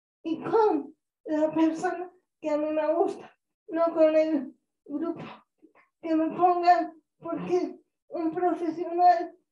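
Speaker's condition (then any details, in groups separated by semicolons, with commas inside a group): Cerebral palsy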